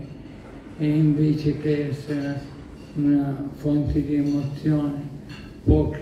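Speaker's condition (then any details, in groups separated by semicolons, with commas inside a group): ALS (sla); marked dysphagia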